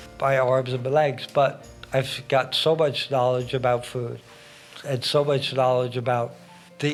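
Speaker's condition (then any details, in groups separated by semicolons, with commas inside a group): ALS; hands affected; uses wheelchair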